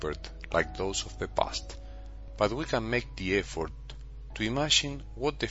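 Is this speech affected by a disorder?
No.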